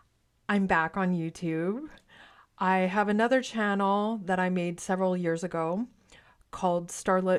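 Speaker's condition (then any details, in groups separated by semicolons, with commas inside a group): No condition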